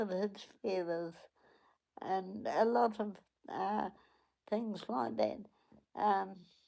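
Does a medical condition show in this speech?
Yes: cerebral palsy; onset at 8 days old.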